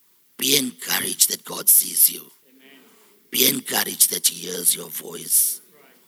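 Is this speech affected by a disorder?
Yes: total laryngectomy; total laryngectomy for very rare deep laryngeal cancer, first in South Africa, breathes through neck; relearned speech, formerly artificial robotic voice like Stephen Hawking, speaking about 18 months, self-described sexy voice.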